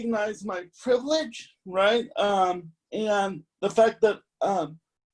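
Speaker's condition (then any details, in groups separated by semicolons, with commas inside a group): Cerebral palsy; spastic type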